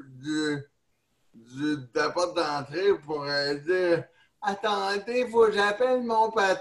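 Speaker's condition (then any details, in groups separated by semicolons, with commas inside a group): Neonatal cerebral palsy; neonatal onset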